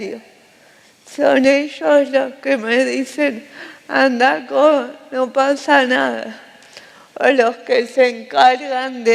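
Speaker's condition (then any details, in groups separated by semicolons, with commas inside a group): Cerebral palsy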